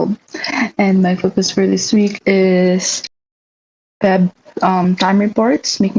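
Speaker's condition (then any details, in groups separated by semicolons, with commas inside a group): No condition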